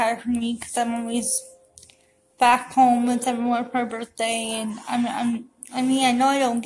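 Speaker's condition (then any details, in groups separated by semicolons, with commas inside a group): Cerebral palsy; affects walking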